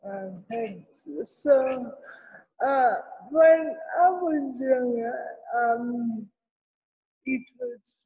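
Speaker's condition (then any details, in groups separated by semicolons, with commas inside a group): Cerebral palsy; other children thought talking different in childhood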